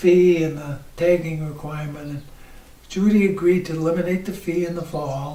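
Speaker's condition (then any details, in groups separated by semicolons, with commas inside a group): ALS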